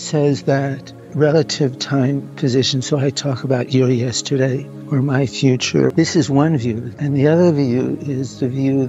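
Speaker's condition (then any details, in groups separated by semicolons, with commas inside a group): Parkinson's; partly due to movement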